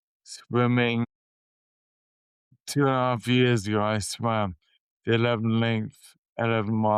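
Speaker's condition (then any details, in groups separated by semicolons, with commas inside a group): Motor neurone disease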